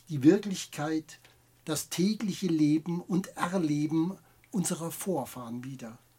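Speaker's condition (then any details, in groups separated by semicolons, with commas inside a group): No condition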